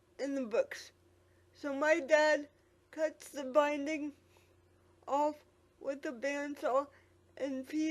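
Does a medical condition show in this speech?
Yes: quadriplegic cerebral palsy.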